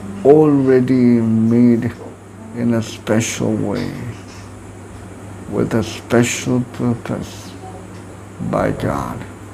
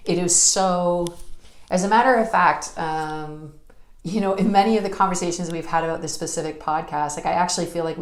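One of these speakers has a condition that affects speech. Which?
The first: cerebral palsy.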